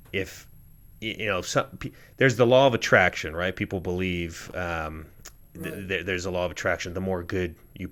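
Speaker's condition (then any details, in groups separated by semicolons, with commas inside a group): No condition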